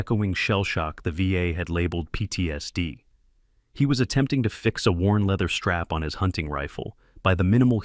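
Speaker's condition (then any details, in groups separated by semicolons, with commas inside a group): No condition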